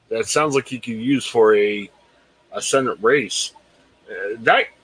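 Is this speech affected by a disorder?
No.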